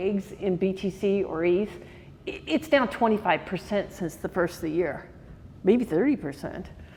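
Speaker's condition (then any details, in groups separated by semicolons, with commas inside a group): No condition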